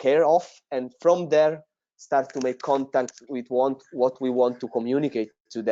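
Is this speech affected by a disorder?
No.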